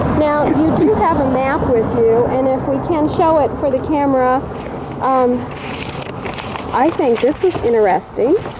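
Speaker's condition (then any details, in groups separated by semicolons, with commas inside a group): No condition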